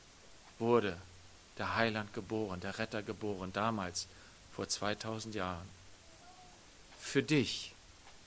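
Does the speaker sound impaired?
No.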